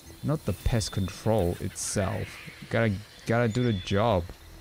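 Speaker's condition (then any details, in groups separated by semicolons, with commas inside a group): No condition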